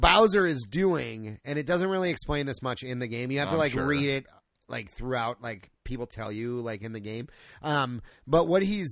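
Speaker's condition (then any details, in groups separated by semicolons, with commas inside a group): No condition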